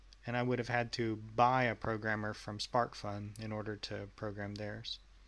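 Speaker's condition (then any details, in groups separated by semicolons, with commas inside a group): No condition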